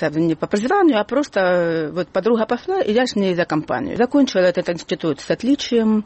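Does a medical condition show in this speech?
Yes: hearing loss, acquired at age 3, hears 20%; hearing lost at age three, medical error over undiagnosed appendicitis, Atikon hearing aids since childhood, learned lip-reading; hears only 20 percent, 80 percent hearing loss; speech preserved thanks to hearing aids but worsened, speaks with accent.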